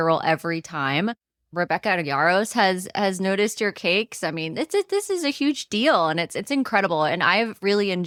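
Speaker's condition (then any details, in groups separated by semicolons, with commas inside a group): No condition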